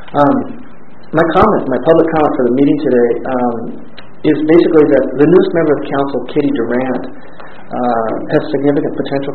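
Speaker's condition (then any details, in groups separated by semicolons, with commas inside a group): No condition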